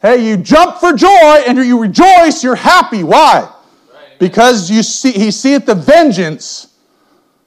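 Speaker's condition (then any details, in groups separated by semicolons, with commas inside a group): No condition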